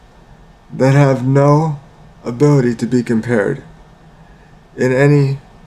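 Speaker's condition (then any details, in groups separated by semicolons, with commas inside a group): Cerebral palsy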